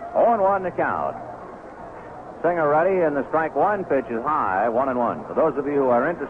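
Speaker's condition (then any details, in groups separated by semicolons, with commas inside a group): No condition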